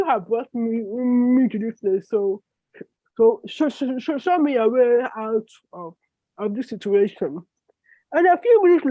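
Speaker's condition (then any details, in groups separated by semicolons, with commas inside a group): Cerebral palsy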